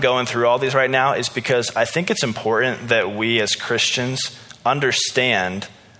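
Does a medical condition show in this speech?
No.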